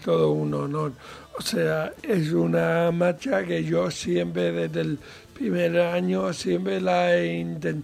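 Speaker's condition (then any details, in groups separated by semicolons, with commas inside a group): Cerebral palsy; mild, lesser degree of disability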